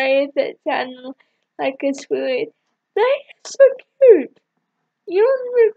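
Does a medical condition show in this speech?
Yes: cerebral palsy.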